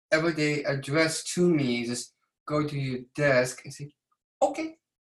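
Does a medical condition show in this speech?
Yes: Down syndrome; physical therapy in childhood, pulled from inclusive class for speech therapy and occupational therapy when younger; adult.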